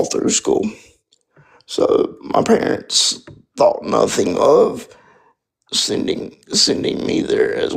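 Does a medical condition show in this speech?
Yes: spastic quadriplegic cerebral palsy.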